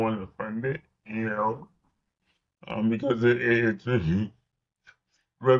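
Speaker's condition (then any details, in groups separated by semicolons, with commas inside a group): Cerebral palsy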